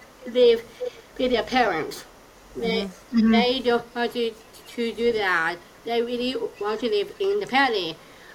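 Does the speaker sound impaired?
Yes: Down syndrome; congenital.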